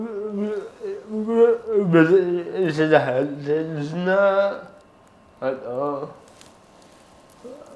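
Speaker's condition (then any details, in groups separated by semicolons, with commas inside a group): Cerebral palsy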